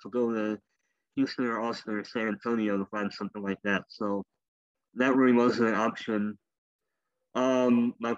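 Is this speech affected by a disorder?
Yes: cleft lip and palate; congenital.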